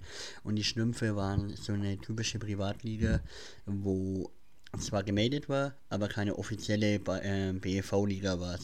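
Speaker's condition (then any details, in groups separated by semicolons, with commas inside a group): Cleft palate; since childhood, still present; speech impediment, listener messages said cannot be heard, mimicked at school, class laughed at reading aloud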